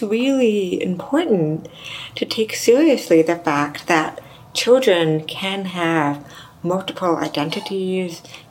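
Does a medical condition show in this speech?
Yes: deafness; severe to profound deafness from 3, hearing aids to 34, implant worse ear 34, other 41; bilateral cochlear implants, less lip reading and listening effort, deafer without implants, loud sound startling; grew up speaking, mainstream schooling, learned sign language in 20s, also signs.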